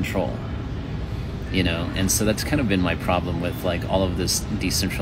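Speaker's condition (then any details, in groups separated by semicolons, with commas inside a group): No condition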